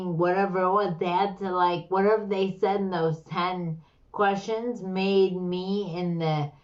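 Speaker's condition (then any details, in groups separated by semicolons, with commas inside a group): Slurred speech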